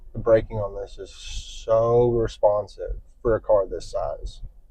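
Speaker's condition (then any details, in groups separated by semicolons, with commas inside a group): No condition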